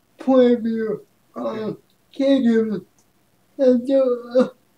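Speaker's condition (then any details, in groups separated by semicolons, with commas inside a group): Cerebral palsy; speech affected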